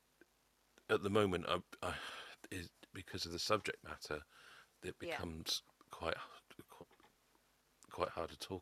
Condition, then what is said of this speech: Stuttering. But when I talk every day, if I'm comfortable, the stammer's gone.